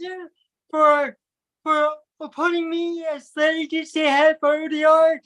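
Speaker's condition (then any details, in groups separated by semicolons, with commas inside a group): Cerebral palsy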